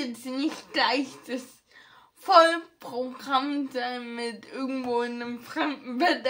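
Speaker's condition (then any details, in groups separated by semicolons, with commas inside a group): Ataxia; ataxia affecting hands and fingers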